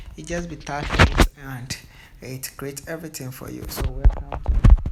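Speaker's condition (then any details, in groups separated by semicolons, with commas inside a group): No condition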